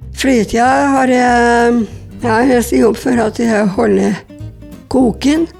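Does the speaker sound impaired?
Yes: Down syndrome; chromosomal abnormality, adult woman aged 48.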